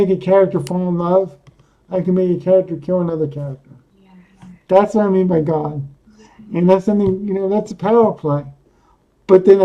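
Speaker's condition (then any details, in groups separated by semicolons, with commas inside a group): Cerebral palsy; speaks coherently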